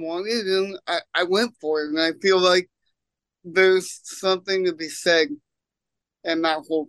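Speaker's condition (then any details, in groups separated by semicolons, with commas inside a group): Cerebral palsy; congenital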